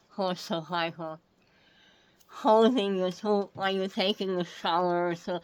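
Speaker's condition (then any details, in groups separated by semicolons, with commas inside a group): Head and neck cancer; multiple surgeries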